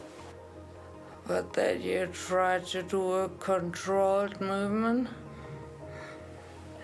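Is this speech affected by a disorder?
Yes: severe traumatic brain injury; right-sided ataxia.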